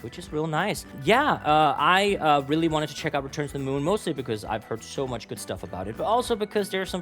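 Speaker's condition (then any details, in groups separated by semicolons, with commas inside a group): No condition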